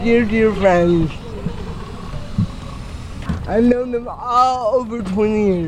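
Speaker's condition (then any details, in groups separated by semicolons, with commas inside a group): Cerebral palsy; spastic quadriplegia, all four limbs affected; speech affected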